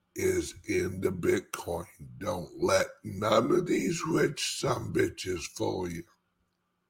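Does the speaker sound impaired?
Yes: speech impediment; slight speech impediment.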